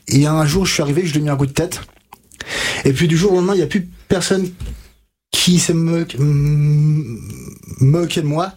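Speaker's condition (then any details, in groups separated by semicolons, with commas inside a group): Stuttering; stuttering since age 5 to 6, about 27 years, untreated until about 20; current blocks and repetitions, severe until 20, blocked every sentence, used gestures, froze reading aloud; repeated sounds, prolonged sounds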